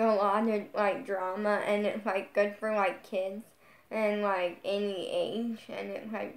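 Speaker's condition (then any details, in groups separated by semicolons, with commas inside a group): Brain injury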